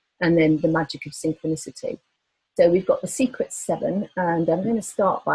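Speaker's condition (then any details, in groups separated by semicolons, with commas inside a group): No condition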